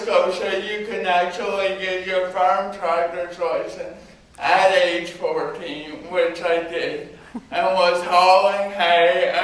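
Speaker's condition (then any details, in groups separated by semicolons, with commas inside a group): Cerebral palsy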